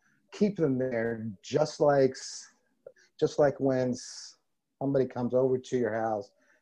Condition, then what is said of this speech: Stuttering. I I didn't think I didn't think anybody noticed I stutter.